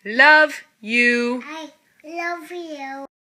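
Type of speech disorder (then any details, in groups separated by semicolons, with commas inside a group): Verbal apraxia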